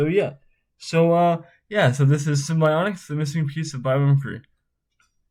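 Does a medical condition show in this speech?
Yes: spastic cerebral palsy.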